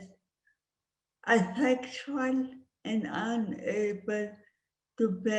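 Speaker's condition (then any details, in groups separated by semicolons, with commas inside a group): Cerebral palsy; speech impediment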